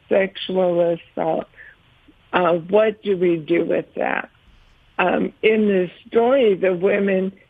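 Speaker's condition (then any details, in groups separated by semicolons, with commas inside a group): ALS; diagnosed at 47, first signs running into walls, cannot use arms, legs or hands; about 7 years since diagnosis, slow progressor, types with eyes on computers; tongue affected, speaks more slowly than before, worried about voice but held up over 15 minutes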